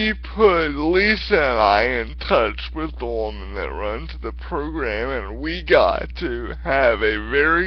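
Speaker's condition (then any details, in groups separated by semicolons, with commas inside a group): Cerebral palsy; speaks slower at times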